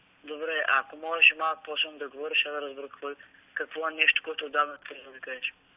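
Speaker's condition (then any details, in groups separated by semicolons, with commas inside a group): No condition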